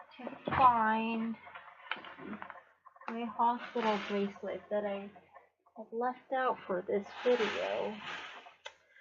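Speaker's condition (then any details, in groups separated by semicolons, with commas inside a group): No condition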